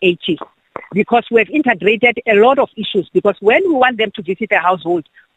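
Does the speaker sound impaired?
No.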